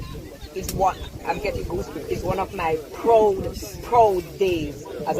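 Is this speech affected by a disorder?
No.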